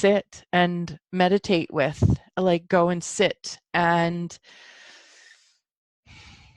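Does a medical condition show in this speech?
No.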